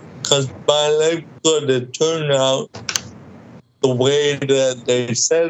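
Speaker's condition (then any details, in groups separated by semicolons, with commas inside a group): Cerebral palsy, mild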